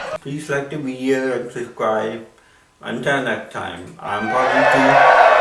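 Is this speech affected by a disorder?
Yes: cerebral palsy.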